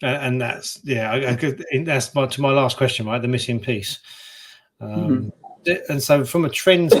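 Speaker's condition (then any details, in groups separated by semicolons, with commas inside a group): No condition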